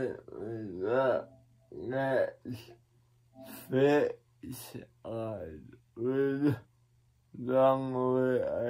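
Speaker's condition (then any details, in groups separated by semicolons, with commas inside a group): Cerebral palsy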